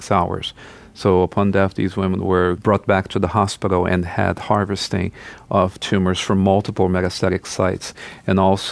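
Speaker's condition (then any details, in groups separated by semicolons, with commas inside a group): No condition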